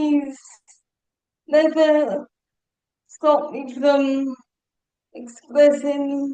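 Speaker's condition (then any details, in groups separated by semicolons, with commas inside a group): Cerebral palsy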